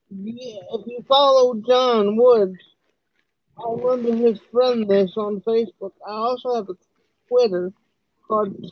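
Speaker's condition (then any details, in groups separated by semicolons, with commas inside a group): Cerebral palsy; lifelong wheelchair use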